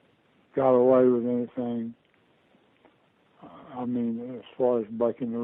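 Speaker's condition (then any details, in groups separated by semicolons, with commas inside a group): Parkinson's disease; diagnosed about two years ago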